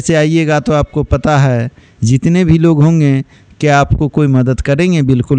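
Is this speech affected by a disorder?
No.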